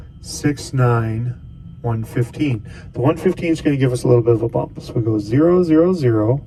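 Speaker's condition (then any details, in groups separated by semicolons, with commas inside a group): No condition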